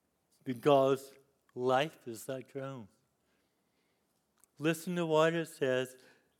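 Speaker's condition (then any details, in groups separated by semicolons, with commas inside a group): Cerebral palsy; lifelong disability since youth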